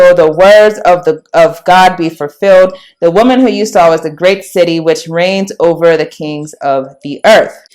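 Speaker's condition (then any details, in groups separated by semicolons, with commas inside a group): No condition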